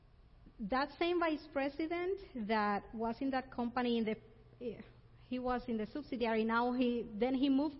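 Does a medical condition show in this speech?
No.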